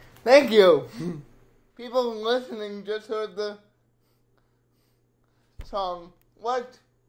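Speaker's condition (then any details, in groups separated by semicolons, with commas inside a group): Cerebral palsy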